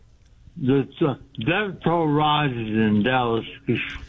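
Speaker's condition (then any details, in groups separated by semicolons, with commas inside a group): Speech impediment; cause unclear, reportedly not from past stabbing or ashtray blow to head; trouble getting words out, cognition intact, rapid-fire delivery, hard to follow, quiet, asked closer to microphone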